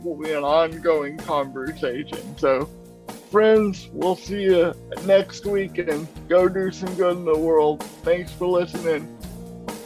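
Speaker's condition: Cerebral palsy; uses a wheelchair

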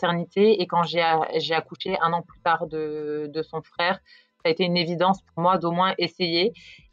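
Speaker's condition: No condition

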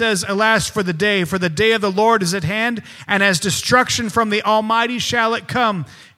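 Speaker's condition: No condition

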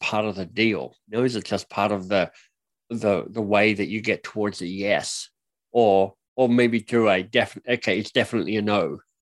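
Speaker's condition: Cleft lip and palate; surgery as a child

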